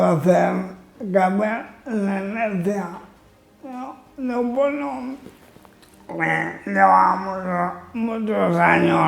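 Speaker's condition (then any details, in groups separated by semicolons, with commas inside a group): Amyotrophic lateral sclerosis (ela)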